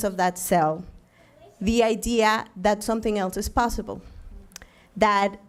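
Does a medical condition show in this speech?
No.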